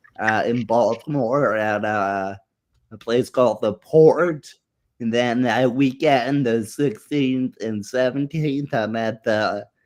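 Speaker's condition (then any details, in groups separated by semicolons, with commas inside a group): Muscular dystrophy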